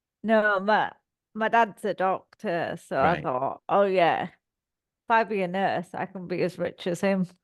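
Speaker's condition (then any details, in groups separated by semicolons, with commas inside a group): Cerebral palsy; all four limbs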